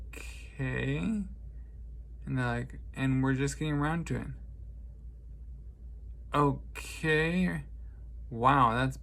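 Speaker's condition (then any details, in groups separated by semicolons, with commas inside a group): Traumatic brain injury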